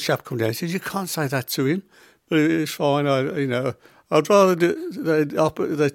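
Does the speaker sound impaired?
Yes: Parkinson's disease; diagnosed at 59 by specialist, tremor began in little finger, spread to whole hand within weeks; 8 years since diagnosis, tremors initially medication-controlled, medication changed, foot dystonia, freezing, sometimes cannot walk; symptoms possibly audible in voice, voice possibly quieter and slower.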